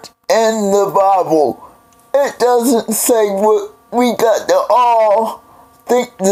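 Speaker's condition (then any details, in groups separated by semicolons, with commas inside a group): Cerebral palsy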